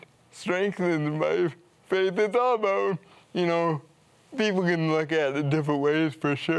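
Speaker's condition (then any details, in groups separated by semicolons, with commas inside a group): Cerebral palsy; from birth, premature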